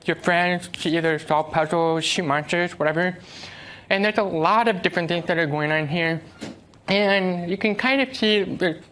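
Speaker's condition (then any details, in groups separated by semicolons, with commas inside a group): Deafness; uses American Sign Language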